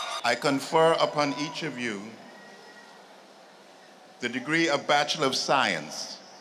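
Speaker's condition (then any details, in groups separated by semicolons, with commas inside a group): No condition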